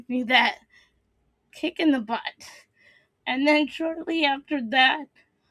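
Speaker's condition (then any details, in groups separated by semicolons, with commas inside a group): Cerebral palsy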